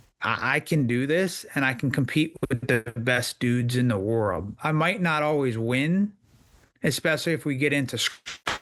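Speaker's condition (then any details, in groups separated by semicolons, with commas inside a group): No condition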